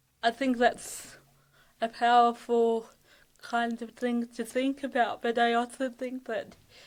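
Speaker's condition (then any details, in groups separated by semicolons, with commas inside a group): Cerebral palsy (athetoid)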